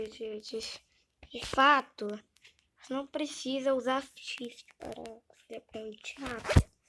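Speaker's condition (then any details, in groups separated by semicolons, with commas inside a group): No condition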